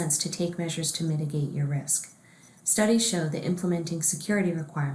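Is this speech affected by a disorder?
No.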